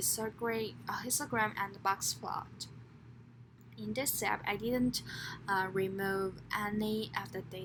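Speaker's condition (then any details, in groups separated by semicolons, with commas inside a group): No condition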